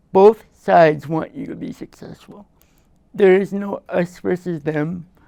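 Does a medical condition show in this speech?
Yes: quadriplegic cerebral palsy; quadriplegic form, from birth, limbs and body tight, wheelchair; affects speech.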